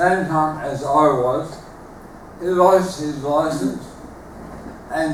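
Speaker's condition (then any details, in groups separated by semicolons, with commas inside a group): Motor neuron disease; terminal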